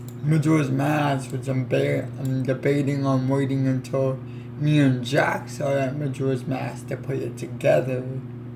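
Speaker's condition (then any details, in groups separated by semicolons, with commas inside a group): Cerebral palsy; affects legs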